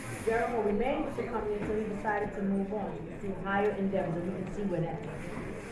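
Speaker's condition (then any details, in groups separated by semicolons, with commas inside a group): No condition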